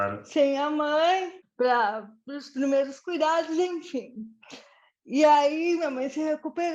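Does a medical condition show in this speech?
Yes: cerebral palsy.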